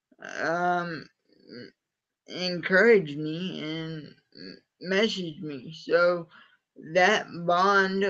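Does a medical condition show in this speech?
Yes: cerebral palsy; from birth, uses wheelchair.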